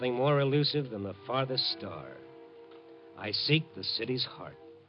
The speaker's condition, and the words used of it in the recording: None; typical speech.